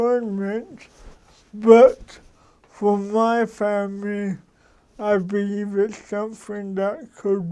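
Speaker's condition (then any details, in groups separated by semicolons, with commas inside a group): Cerebral palsy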